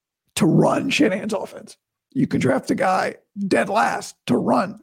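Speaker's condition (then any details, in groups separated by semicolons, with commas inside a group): Vocal cord surgery recovery; talking painless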